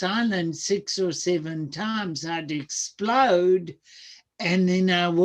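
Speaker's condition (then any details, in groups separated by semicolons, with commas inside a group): Cerebral palsy; severe birth complications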